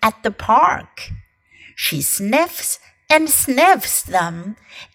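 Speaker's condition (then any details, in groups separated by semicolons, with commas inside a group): No condition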